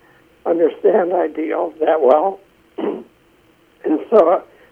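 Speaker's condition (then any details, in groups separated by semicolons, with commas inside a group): Essential tremor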